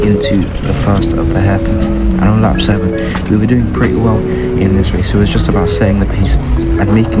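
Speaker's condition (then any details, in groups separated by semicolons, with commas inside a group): No condition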